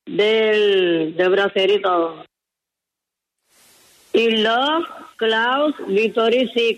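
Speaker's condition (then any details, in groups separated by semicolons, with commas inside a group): Down syndrome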